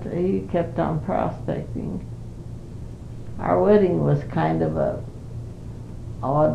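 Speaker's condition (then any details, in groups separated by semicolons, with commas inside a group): Parkinson's disease; Parkinson's for 5 years, not very able to do much; 5 years since onset, cannot live alone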